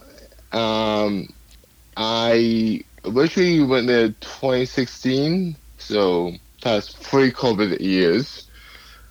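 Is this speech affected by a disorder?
Yes: cerebral palsy; cerebral palsy from birth, lifelong, affects speech and physical abilities; hard for others to understand at first.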